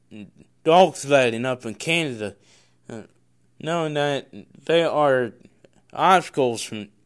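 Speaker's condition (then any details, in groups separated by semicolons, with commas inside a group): Cerebral palsy; congenital, no known medical cause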